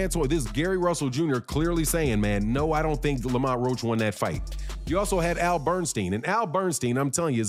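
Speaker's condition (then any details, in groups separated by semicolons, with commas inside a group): No condition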